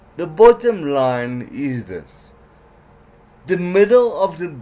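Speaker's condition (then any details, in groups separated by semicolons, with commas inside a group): Cerebral palsy; legs affected, doubted legs could last 6 continuous hours, cycled 6-7 hours daily for 7 months; some words unclear, certain letters flat, trouble formulating words, worse when mouth tires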